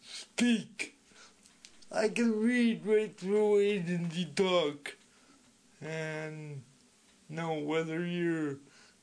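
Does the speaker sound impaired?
Yes: speech impediment; sometimes hard for others to understand.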